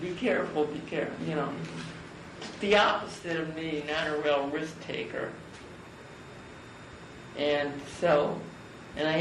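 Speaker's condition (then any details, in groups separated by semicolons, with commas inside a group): Cerebral palsy; from birth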